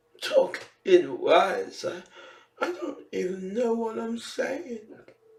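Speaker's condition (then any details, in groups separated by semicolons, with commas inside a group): Facial palsy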